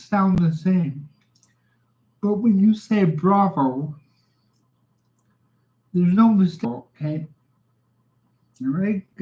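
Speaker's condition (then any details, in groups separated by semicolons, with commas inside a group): Cerebral palsy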